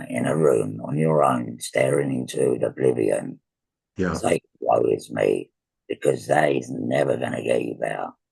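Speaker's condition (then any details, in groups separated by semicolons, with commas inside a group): Laryngectomy for laryngeal cancer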